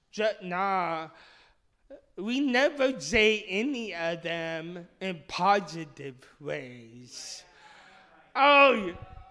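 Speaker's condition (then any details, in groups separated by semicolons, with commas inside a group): Speech impediment; initially misdiagnosed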